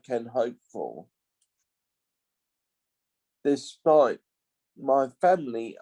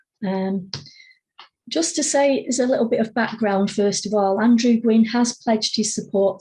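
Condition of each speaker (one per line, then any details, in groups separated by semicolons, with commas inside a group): Multiple sclerosis
No condition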